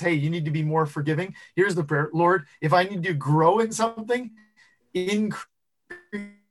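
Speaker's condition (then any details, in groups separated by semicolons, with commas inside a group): No condition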